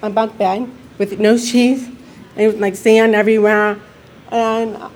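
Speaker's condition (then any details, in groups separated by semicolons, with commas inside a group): Deafness; hearing loss; mix of speech and sign growing up, signs with family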